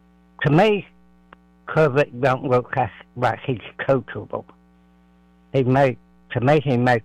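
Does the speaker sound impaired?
Yes: oral cancer; oral cancer survivor; says cannot speak plainly, speech unclear after oral cancer.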